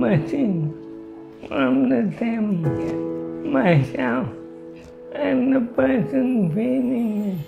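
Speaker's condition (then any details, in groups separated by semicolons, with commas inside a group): Motor neurone disease; four years since diagnosis, needs feeding help, eye-controlled screen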